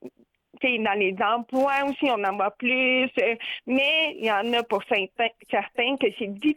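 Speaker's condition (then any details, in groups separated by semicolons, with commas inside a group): Deafness with cochlear implant; familial deafness; hard of hearing with implant, hears nothing without it, trouble with phone, deep voices, fast talkers; phone hard to understand, especially deep male voices, fast or quiet speakers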